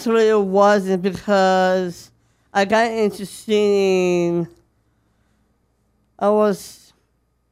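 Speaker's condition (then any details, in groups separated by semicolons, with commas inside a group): Down syndrome; age 40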